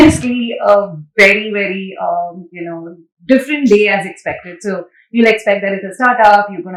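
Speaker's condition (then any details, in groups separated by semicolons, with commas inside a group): No condition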